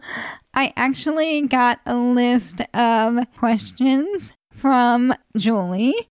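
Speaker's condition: ALS; worst atrophy in diaphragm

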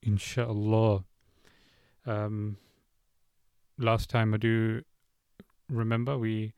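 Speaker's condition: No condition

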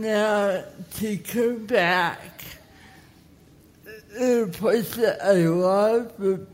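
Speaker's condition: Cerebral palsy; forceps delivery

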